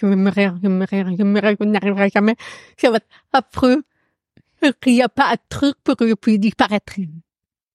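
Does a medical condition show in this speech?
Yes: profound deafness; past workplace accommodation for phone calls and written meeting transcription.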